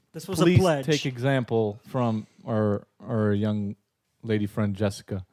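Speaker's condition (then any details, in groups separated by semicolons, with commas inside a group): No condition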